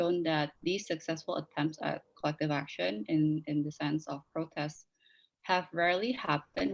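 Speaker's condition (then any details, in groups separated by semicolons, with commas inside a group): No condition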